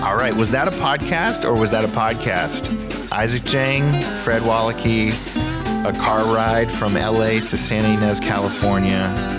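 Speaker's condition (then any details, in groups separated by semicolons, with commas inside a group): No condition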